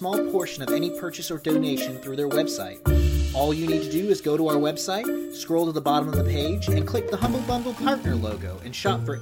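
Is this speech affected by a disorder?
No.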